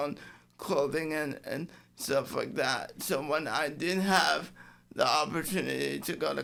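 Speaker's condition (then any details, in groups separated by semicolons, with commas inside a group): Cerebral palsy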